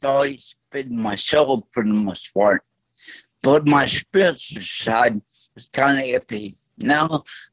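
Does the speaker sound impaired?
Yes: stroke; voice altered since stroke, lasting effect.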